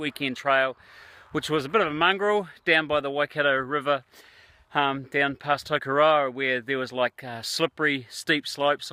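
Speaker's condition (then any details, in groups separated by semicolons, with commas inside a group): No condition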